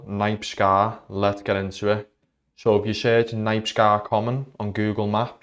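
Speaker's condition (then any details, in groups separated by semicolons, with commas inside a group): No condition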